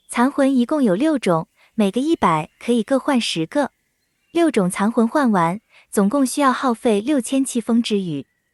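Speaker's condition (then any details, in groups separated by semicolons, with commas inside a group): No condition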